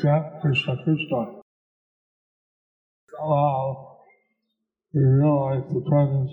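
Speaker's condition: Stroke with facial paralysis

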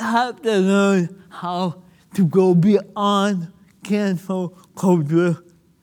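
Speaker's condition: Cerebral palsy; spasms

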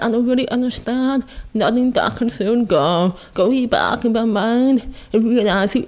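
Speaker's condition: Born deaf; congenital profound, hearing aids, cochlear implant left ear via skull surgery, listening therapist every two weeks; over two years after implant, relies on lip reading, still learning to understand speech; learned to speak growing up, listeners must focus closely on voice

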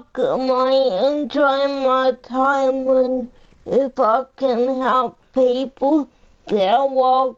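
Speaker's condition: Cerebral palsy; 45 years old

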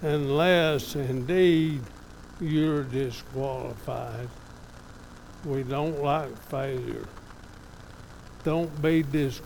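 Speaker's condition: ALS; somewhat affected, evident today

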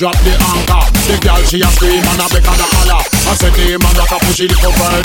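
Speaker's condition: No condition

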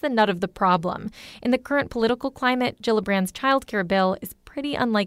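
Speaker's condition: No condition

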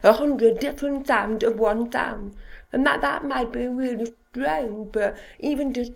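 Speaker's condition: Deafness (Usher syndrome), Usher syndrome, profound deafness from birth; born profoundly deaf, eyesight threatened, hearing aids from age two, cochlear implants at forty; over a year since cochlear implants activated, implants working, still learning everyday sounds

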